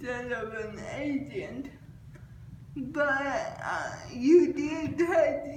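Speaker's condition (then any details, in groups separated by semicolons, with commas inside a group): Cerebral palsy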